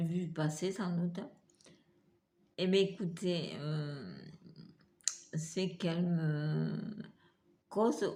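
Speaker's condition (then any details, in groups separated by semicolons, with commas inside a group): Multiple sclerosis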